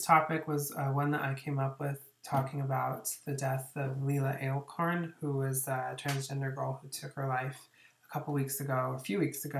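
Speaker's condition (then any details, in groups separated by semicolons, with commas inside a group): No condition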